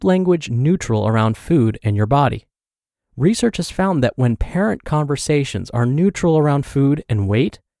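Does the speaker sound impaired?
No.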